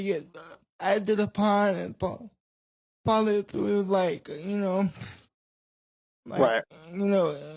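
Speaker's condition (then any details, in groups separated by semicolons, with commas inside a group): Cerebral palsy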